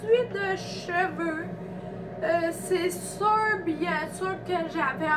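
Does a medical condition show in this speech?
Yes: ataxia; degenerative.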